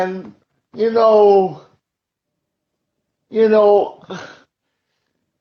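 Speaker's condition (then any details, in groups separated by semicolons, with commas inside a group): Cerebral palsy; uses wheelchair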